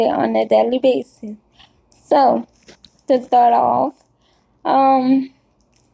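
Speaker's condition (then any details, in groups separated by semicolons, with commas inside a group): Cerebral palsy; caused by birth stroke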